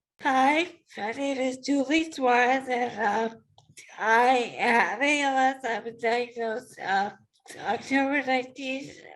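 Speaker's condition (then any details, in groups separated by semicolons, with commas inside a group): ALS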